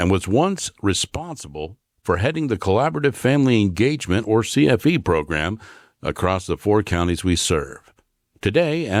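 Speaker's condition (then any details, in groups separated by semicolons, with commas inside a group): No condition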